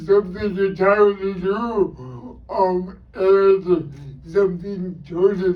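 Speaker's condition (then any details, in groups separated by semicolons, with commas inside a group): Cerebral palsy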